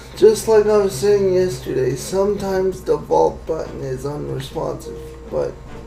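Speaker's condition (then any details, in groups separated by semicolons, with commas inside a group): Cerebral palsy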